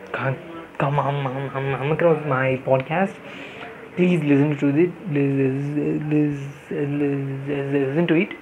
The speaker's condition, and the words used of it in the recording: Stuttering. As stammering, it happens, man. Yeah, because I'm a stammer.